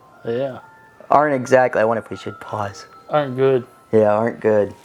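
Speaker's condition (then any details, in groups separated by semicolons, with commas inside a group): No condition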